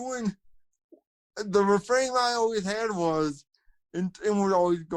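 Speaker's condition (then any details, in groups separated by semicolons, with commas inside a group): Cerebral palsy, spastic quadriplegia; mixed spastic quadriplegia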